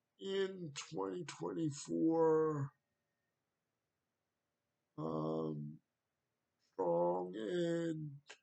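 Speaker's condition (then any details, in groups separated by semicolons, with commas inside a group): Cerebral palsy; wheelchair, needs transfer help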